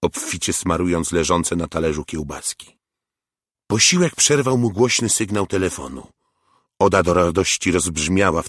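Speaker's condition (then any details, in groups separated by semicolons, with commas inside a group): No condition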